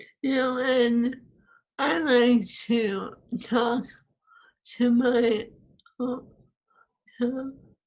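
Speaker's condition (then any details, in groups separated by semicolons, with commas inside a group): ALS; swallowing lost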